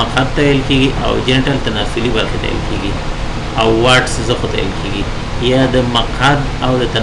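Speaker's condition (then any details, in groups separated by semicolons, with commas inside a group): No condition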